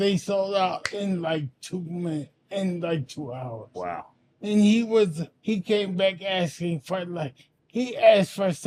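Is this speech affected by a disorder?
Yes: anoxic brain injury.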